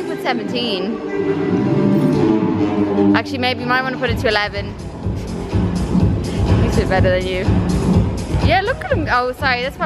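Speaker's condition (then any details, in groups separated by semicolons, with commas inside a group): No condition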